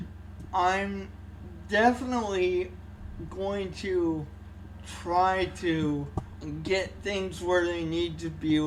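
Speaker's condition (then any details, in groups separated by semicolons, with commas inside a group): Cerebral palsy; only one hand usable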